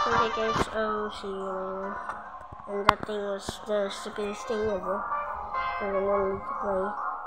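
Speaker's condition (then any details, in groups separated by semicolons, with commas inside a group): No condition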